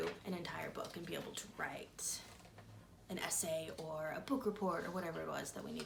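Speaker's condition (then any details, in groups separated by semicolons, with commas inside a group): No condition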